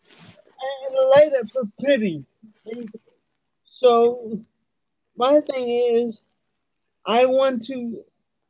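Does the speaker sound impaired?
Yes: cerebral palsy; lifelong wheelchair use, types with one right index finger; speech too slow to keep pace with thoughts.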